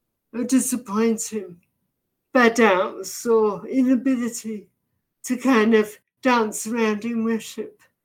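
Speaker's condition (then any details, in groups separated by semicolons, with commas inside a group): Deafness, severe; effectively profoundly deaf, hears noises but cannot identify them, sees blurs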